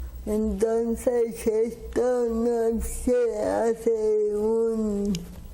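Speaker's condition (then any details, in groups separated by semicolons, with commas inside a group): Cerebral palsy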